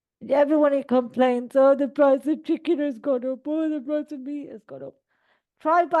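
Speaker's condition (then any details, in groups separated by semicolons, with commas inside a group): Cerebral palsy; all four limbs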